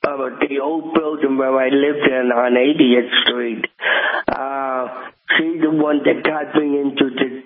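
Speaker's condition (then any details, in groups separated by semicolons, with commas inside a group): Cerebral palsy; present from birth, diagnosed at 6 months, lump at back of head found by mother, could not lie on back, predicted never to walk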